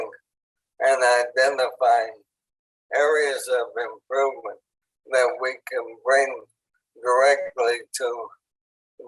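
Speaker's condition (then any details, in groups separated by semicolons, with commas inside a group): ALS; onset in hands and arms, tracheostomy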